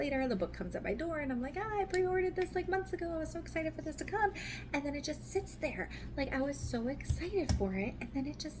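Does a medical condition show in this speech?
No.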